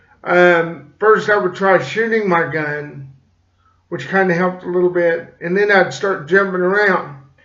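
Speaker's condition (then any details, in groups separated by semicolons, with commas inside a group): Cerebral palsy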